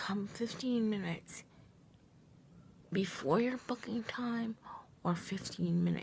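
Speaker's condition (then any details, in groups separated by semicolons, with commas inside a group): Cerebral palsy, triplegia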